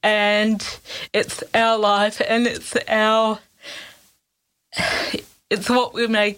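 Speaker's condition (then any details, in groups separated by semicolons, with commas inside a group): Cerebral palsy; present from birth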